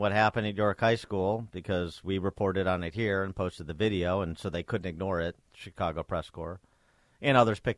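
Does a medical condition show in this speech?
No.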